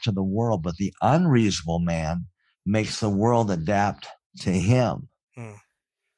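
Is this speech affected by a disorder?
Yes: cleft palate; congenital cleft palate.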